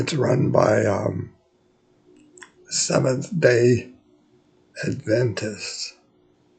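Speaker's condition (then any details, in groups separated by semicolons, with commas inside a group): Multiple sclerosis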